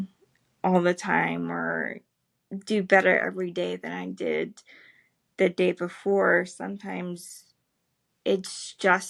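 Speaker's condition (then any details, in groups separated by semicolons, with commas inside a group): Cerebral palsy; spastic legs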